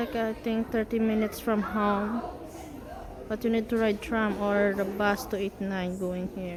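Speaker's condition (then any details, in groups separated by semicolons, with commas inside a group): No condition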